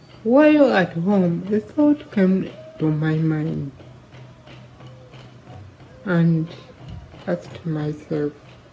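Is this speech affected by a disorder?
Yes: cerebral palsy; lost walking, writing, self-feeding.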